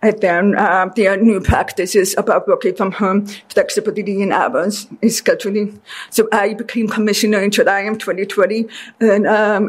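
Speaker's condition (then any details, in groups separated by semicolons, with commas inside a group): Deafness; deaf since childhood, teachers asked not to talk facing blackboard; speech therapy with Mindy Kobomis most of life, learning to talk, hear, pronounce words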